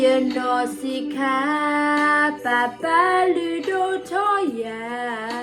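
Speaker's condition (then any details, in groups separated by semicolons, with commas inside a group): No condition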